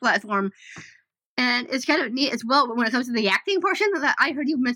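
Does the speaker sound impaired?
Yes: Down syndrome; developmental disability.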